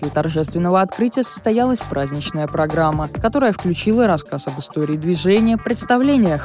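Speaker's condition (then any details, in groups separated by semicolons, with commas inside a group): No condition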